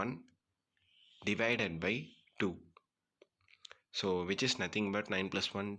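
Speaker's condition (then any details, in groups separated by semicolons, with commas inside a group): No condition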